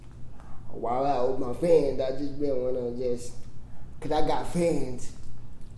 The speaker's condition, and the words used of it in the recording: Cerebral palsy. And so with his disability, with his cerebral palsy, it prevents him from, like, flowing.